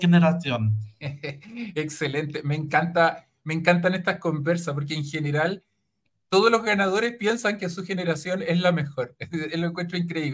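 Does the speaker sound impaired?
No.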